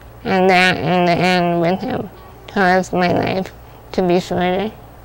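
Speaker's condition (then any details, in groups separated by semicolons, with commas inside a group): Spinal muscular atrophy; type 2, genetic, diagnosed age four, spinal rod, gastric tube; progressive decline, last stages of life; cannot swallow five years, tube fed, daily breathing treatments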